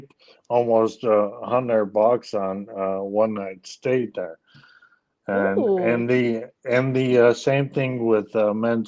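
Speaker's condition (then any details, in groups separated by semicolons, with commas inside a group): ALS; leg onset, later arm weakness; speech issues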